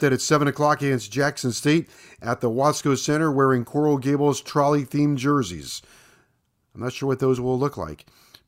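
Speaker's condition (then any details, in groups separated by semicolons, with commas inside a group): No condition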